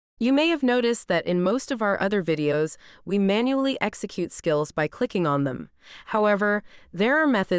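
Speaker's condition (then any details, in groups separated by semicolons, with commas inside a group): No condition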